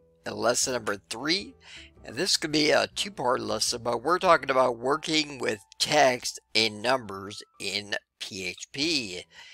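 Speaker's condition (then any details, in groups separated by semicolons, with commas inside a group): No condition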